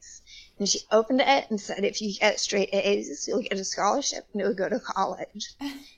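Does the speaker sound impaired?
Yes: spasmodic dysphonia; part of dystonia throughout body, onset as teenager in drama club, diagnosed in college, past Botox injections into vocal cords; voice cracking, may sound nervous, injections caused muteness for a month then very soft voice.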